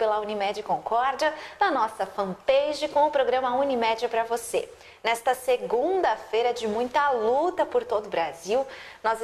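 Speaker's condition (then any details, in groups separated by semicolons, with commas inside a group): No condition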